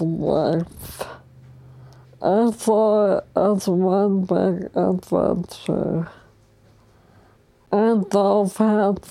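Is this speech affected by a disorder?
Yes: ALS; progressive, diagnosed at age 29, motorized wheelchair, almost fully paralyzed, can no longer type after fall; nearly a decade since diagnosis, breathes unaided, pseudobulbar affect, laughs and cries easily; harder to understand, slow sentence production, mute when hurt, losing voice.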